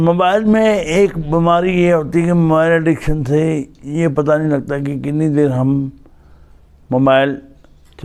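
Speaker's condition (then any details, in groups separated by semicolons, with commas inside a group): Cerebral palsy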